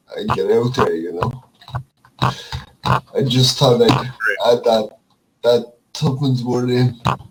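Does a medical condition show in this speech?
Yes: cerebral palsy.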